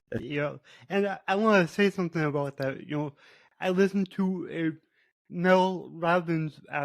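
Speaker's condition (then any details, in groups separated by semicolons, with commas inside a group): Cerebral palsy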